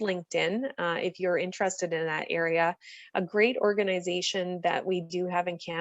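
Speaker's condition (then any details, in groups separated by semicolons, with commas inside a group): No condition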